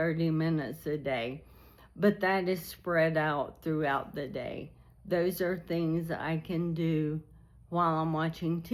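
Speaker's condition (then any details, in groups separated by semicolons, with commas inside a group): ALS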